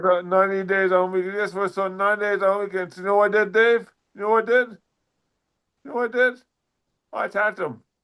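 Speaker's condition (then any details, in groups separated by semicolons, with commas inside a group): Dysarthria; weaker speech muscles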